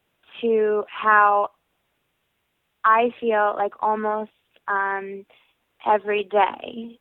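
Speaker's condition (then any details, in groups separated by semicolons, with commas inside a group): Stuttering; attends National Stuttering Association conferences; needs extra time to speak, letters to teachers, friends avoid filling in words; prolonged sounds, blocks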